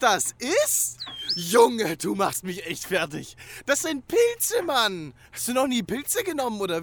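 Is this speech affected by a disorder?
No.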